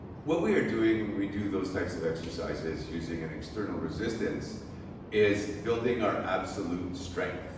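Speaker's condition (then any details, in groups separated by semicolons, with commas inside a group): No condition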